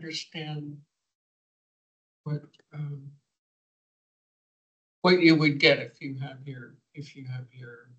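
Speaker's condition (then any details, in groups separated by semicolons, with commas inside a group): Cerebral palsy; diagnosed about age 2, now about 45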